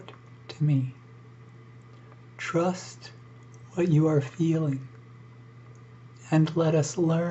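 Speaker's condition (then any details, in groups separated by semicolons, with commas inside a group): ALS; struggles to breathe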